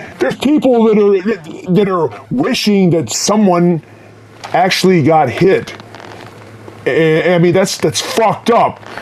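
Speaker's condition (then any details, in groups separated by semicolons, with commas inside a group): No condition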